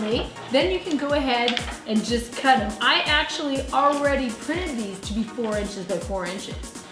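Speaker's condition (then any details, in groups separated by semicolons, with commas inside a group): No condition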